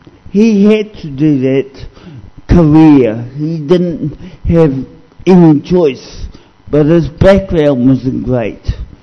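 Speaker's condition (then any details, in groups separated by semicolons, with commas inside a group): Cerebral palsy; discovered at age 2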